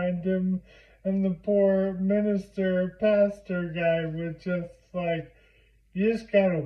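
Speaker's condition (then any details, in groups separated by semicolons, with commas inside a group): Primary lateral sclerosis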